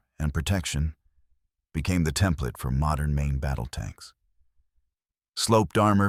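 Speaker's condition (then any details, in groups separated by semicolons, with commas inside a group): No condition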